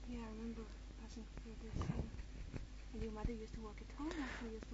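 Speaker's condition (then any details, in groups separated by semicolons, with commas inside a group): No condition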